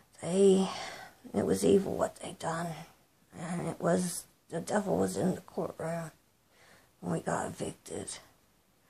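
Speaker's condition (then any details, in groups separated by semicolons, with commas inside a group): Cerebral palsy; present from birth, arthritic hips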